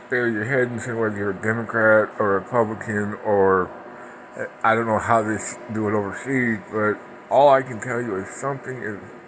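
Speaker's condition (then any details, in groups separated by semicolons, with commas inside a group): Parkinson's; speech impediment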